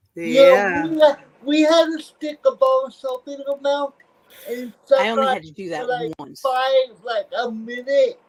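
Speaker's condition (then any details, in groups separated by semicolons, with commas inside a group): Cerebral palsy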